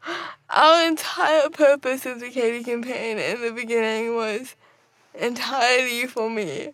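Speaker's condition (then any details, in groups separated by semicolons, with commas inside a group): Cerebral palsy; wheelchair user since diagnosis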